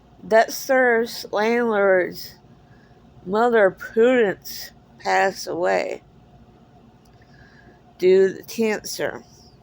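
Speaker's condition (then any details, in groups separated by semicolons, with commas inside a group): Cerebral palsy; speaks differently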